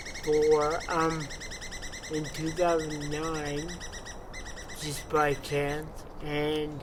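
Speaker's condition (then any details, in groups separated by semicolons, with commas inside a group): Cerebral palsy; from birth, wheelchair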